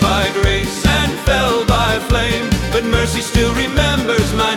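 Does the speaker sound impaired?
No.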